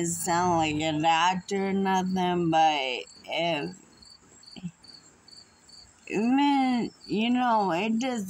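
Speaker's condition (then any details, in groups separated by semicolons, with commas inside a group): Muscular dystrophy; unable to walk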